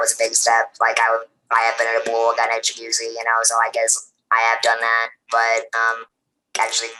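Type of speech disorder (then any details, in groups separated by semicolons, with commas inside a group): Electrolarynx speech; laryngectomy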